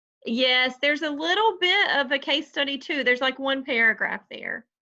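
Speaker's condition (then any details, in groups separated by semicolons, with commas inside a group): No condition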